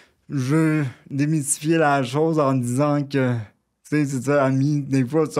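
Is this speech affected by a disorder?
Yes: cerebral palsy.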